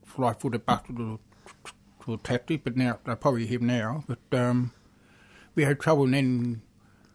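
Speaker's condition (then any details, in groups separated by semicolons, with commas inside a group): Deafness; struggles when people talk quickly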